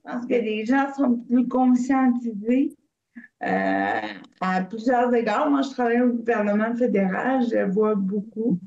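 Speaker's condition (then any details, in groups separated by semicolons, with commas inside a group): Cerebral palsy; affects voice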